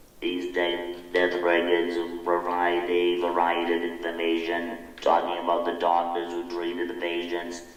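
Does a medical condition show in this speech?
Yes: laryngectomy; voice tires easily.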